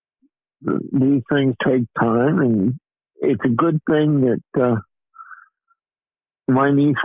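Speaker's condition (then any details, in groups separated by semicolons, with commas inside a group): Cerebral palsy; diagnosed a few days after birth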